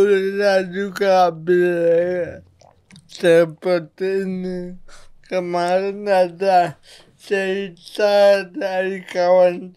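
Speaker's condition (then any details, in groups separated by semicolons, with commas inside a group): Cerebral palsy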